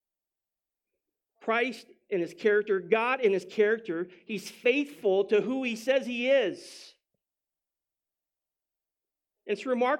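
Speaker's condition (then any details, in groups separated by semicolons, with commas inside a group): No condition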